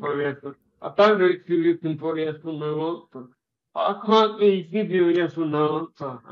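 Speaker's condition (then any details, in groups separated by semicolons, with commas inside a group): Cerebral palsy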